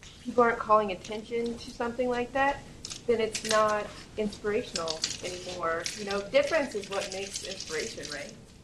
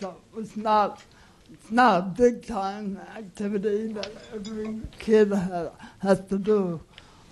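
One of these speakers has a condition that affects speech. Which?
The second: cerebral palsy; from birth, shaky hand, abnormal walk; disability accent, usually comprehensible, occasionally less, halting voice.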